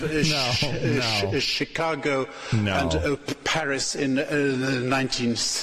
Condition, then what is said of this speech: Stuttering. But he is one of the worst stutterers in the history of Britain since that king that they did the movie about.